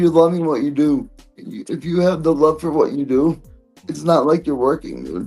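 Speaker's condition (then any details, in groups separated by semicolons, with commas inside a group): Cerebral palsy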